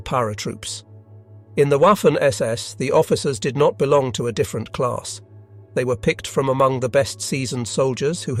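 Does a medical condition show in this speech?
No.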